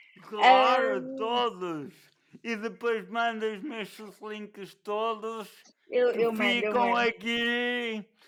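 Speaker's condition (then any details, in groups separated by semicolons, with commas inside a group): Cerebral palsy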